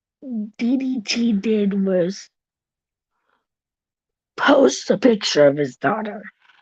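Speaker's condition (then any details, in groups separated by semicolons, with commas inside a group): Cerebral palsy; tracheotomy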